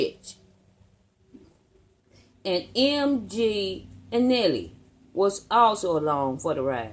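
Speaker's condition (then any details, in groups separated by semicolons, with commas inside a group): No condition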